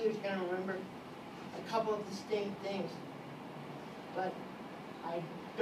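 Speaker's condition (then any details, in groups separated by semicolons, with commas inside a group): Cerebral palsy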